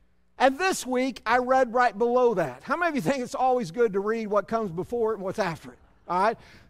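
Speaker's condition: No condition

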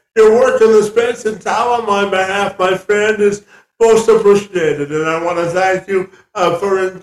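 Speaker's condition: Cerebral palsy; congenital, present from birth

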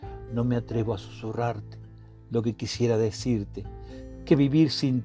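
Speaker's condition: No condition

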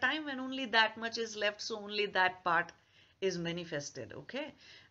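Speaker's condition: No condition

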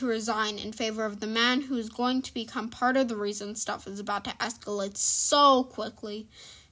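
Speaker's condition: No condition

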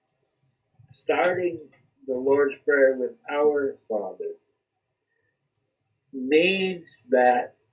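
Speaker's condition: Cerebral palsy; speech not affected

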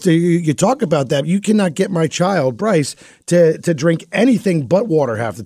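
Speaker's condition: No condition

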